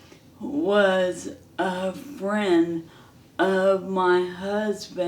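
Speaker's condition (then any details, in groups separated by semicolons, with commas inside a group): ALS; hand onset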